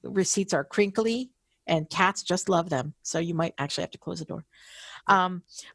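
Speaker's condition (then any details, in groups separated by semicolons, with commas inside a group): No condition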